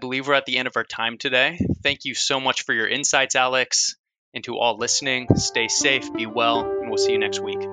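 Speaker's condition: No condition

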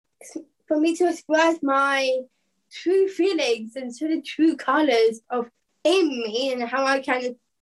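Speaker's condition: Down syndrome; extra chromosome

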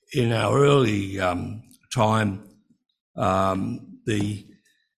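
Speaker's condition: Breathing-related speech difficulty; insufficient breathing while speaking

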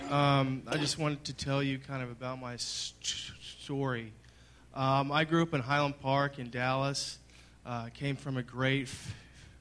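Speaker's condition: Stuttering; stuttering since childhood; still stutters; never accused of a world class speaking voice, asks listeners to bear with him; prolonged sounds, blocks

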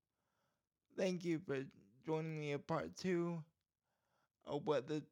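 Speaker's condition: Cerebral palsy

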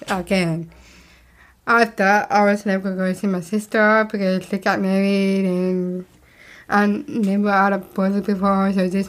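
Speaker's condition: Down syndrome; speech therapy when young

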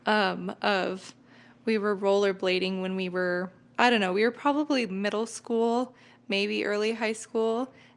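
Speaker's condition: No condition

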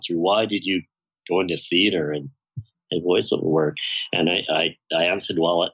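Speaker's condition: Bilateral cleft lip and palate, severe; congenital bilateral cleft lip and palate, most serious case in British Columbia at birth, facial disfigurement; describes self as facially disfigured and vocally distorted; voice very distorted in childhood, hardly understandable, huge palate cleft, singing helped develop voice

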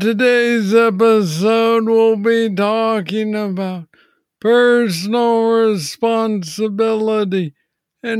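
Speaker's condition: Parkinson's disease, young onset; earlier episodes struggled with speech and processing thoughts, now sounds clear

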